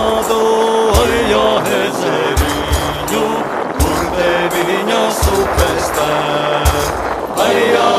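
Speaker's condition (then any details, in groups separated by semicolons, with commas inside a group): No condition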